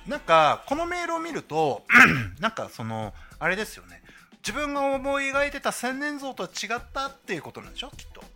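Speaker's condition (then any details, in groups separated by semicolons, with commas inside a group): No condition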